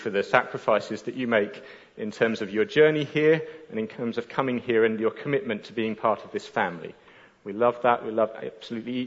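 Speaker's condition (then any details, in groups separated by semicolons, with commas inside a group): No condition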